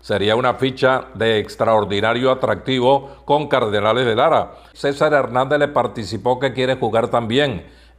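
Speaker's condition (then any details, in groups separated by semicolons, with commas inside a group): No condition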